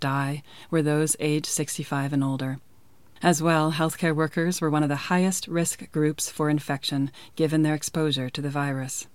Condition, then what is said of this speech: None; typical speech.